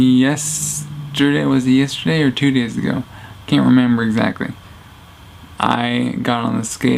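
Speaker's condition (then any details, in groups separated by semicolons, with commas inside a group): Traumatic brain injury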